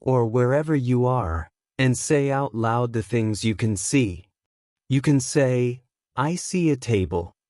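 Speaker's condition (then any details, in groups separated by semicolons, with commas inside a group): No condition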